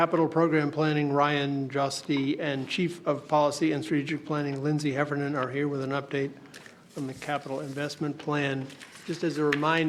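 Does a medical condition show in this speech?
No.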